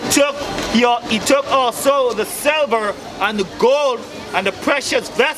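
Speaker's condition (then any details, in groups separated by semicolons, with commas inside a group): No condition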